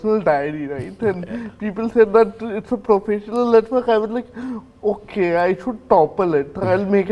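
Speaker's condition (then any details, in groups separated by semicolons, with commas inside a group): Cerebral palsy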